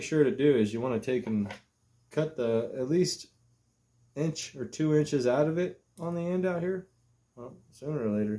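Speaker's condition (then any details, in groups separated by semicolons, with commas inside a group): No condition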